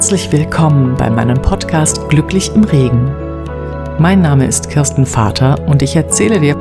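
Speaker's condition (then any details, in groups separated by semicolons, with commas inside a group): No condition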